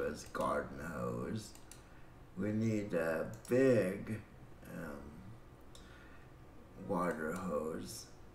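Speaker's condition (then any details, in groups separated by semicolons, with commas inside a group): Cerebral palsy; breathing fine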